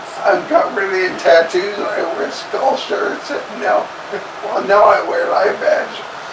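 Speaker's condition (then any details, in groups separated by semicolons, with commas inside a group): Cerebellar ataxia from brain tumour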